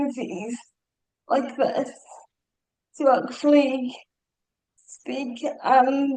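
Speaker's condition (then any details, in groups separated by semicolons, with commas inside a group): Cerebral palsy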